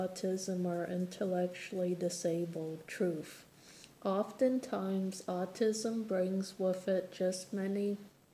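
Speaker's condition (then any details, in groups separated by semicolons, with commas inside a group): No condition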